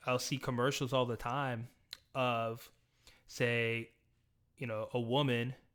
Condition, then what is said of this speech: None; typical speech.